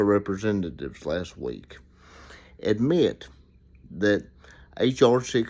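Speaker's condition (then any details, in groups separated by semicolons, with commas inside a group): Cerebral palsy; reports speaking clearly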